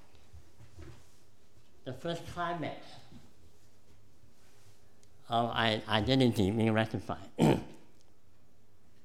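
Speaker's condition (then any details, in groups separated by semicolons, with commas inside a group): Cleft palate; congenital cleft palate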